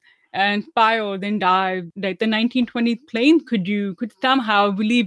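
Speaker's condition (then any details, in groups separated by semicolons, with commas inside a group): Deafness; hearing loss, about 25 years passing as hearing; relearned English and speaking, about 10 years of speech therapy, told speaks really well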